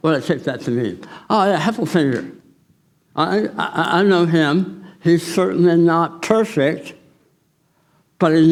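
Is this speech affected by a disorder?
Yes: tongue cancer surgery.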